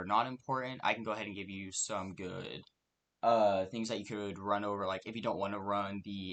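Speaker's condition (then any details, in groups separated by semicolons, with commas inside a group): No condition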